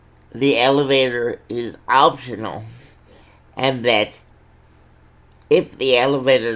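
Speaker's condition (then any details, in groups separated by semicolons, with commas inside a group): Cerebral palsy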